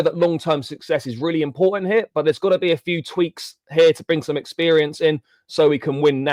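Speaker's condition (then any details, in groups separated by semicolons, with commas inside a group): No condition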